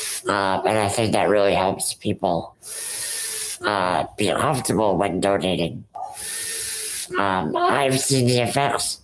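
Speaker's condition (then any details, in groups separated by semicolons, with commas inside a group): Rare muscular dystrophy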